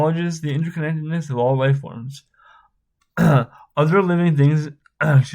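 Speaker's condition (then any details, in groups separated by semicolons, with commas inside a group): Spastic cerebral palsy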